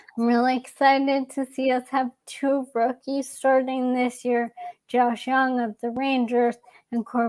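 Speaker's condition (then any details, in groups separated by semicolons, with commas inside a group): ALS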